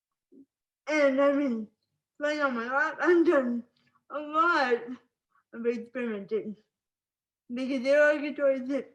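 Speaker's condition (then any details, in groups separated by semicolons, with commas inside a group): Spastic cerebral palsy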